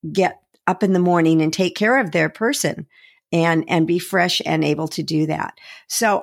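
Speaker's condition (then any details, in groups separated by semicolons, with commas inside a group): No condition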